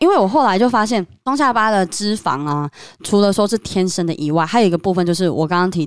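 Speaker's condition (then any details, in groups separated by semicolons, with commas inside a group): Cleft lip and palate, submucous cleft palate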